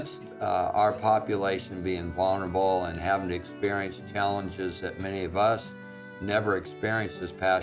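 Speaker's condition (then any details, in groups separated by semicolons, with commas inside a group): No condition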